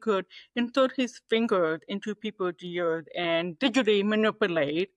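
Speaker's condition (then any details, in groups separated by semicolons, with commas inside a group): Deafness, 98% hearing loss; communicates primarily through oral speech, knows little sign language, removes hearing aids after noisy days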